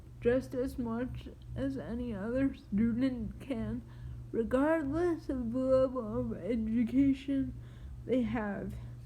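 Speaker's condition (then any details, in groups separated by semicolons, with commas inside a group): Triplegic cerebral palsy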